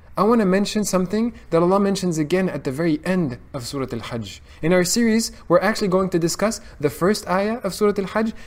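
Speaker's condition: No condition

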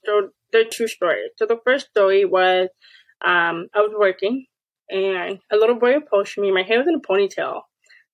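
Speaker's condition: Deafness, hard of hearing

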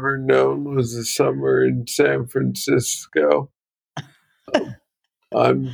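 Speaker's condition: Parkinson's disease, young onset

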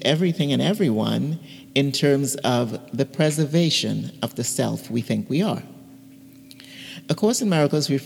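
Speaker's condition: No condition

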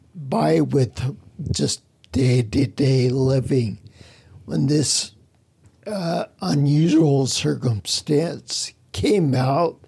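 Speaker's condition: Spinocerebellar ataxia; speech impediment

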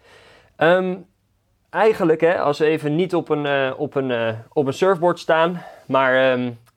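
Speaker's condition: No condition

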